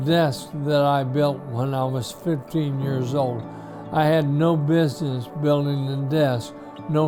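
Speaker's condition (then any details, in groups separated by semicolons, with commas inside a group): ALS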